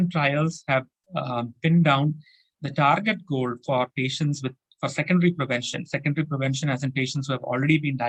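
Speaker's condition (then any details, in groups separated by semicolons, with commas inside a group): No condition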